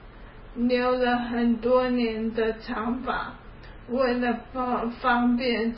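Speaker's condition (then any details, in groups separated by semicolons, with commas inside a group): ALS; onset about three years ago, hand muscle atrophy starting right hand, left hand over a year later; progressive loss of abilities, weak right fingers, cannot type or write, cannot pull zippers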